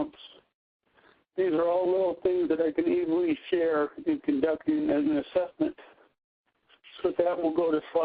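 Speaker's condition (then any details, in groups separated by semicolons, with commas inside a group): Cerebral palsy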